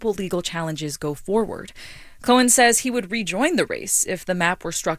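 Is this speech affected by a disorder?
No.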